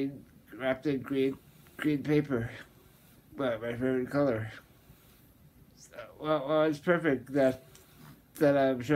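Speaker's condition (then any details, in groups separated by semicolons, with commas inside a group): Muscular dystrophy, Duchenne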